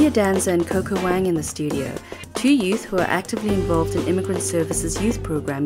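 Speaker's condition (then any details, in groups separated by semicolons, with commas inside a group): No condition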